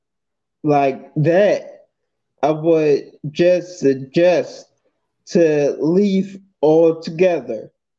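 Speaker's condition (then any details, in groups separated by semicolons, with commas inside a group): Multiple sclerosis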